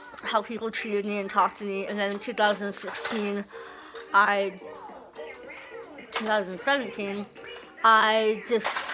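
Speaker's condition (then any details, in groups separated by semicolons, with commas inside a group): Moebius syndrome; Moebius syndrome, facial paralysis, small partly paralyzed palate; smile surgery with muscle transplant; speech affected by paralyzed palate, altered lip closure, infant feeding tube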